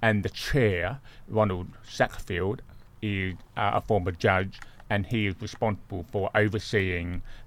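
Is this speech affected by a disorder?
Yes: deafness; congenital deafness, born deaf.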